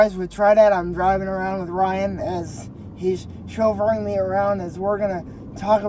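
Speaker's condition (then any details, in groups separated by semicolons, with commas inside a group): Low tone cerebral palsy; spasticity controlled by medicine, worse when cold, nervous, excited; able to communicate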